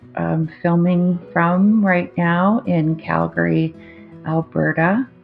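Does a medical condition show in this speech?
Yes: aphasia after stroke; aphasia getting a lot better, choir singing lost with aphasia.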